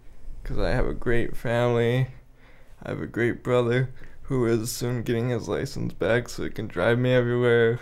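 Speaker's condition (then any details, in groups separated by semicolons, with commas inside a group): Cerebral palsy, spastic quadriplegia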